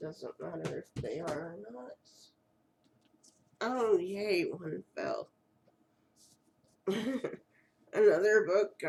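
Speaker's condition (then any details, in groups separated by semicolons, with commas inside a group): Cerebral palsy; first word not said quite right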